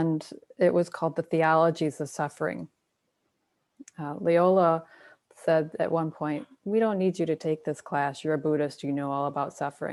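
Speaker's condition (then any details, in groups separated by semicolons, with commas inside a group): No condition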